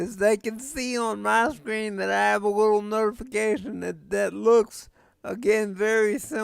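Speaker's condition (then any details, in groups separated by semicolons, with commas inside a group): Cerebral palsy; speech sounds drunk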